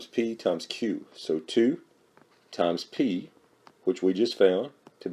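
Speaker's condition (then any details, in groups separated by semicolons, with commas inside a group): No condition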